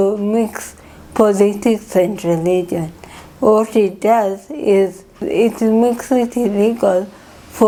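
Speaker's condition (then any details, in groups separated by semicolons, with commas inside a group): Cerebral palsy; from birth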